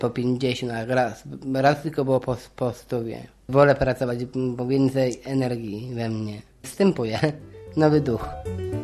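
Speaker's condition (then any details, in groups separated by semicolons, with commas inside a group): Down syndrome; turning 28 this year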